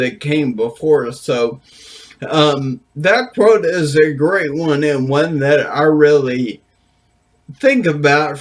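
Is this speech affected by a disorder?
Yes: brain injury.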